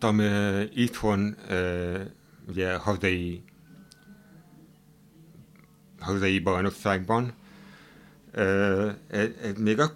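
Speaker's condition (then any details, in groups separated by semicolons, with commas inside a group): Hearing impairment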